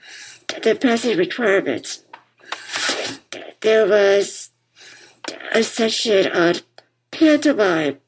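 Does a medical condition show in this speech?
Yes: muscular dystrophy; congenital form, diagnosed as toddler; wears BiPAP machine to help breathing; BiPAP machine audible while talking.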